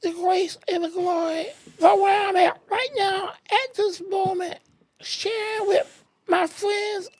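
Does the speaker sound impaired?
Yes: ALS; wheelchair, trach changed by ENT, Charleston VA ALS clinic quarterly with speech therapist, sometimes hard breathing.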